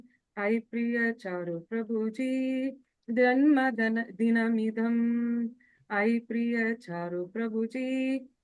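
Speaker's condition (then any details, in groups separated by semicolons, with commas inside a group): No condition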